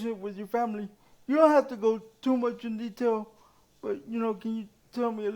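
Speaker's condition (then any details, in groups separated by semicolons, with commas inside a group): Cerebral palsy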